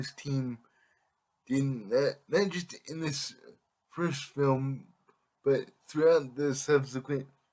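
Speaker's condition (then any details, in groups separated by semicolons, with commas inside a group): Cerebral palsy; affects all muscles; able to speak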